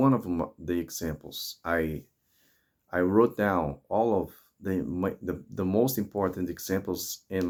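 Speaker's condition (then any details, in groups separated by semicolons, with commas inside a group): No condition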